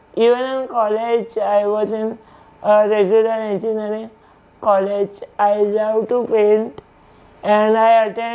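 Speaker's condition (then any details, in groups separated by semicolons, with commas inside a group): Congenital muscular dystrophy; protein deficiency weakening voluntary muscles, wheelchair; on oxygen, recovering from virus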